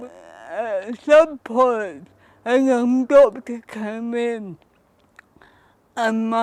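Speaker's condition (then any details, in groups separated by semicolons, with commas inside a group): Cerebral palsy; fine motor difficulties, late diagnosis; speech needs patient listeners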